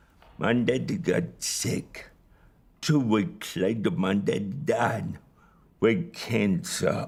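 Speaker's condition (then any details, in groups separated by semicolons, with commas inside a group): Cerebral palsy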